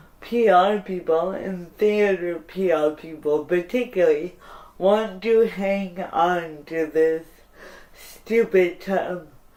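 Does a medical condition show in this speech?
Yes: cerebral palsy.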